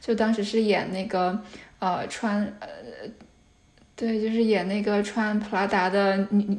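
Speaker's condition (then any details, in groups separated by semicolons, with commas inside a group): Stuttering; noticed in high school English class on br- of British, possible unnoticed childhood stutter, then more words; frequent repetitions of initial syllables and sounds, fillers; repeated words, prolonged sounds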